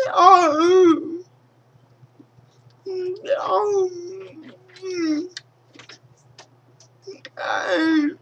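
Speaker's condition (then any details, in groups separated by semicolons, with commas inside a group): Cerebral palsy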